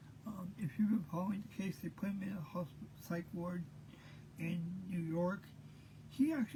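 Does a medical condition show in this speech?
Yes: cerebral palsy; present since birth.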